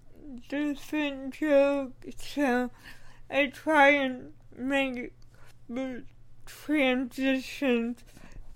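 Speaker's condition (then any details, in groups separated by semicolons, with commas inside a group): Cerebral palsy; working with speech therapist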